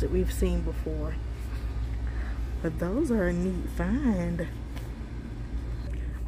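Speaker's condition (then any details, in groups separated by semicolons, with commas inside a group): No condition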